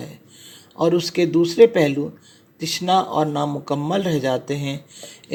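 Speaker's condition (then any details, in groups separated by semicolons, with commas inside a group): No condition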